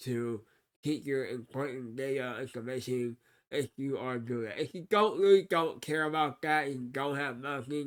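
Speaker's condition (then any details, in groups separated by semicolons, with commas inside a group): Cerebral palsy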